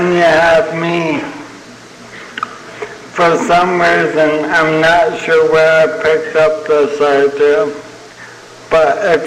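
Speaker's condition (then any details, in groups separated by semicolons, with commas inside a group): ALS (Lou Gehrig's disease); young onset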